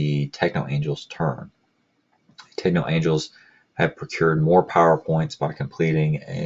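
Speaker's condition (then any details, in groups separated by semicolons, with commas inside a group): No condition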